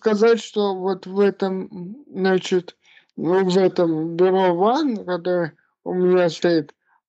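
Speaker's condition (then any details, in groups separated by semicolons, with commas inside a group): Cerebral palsy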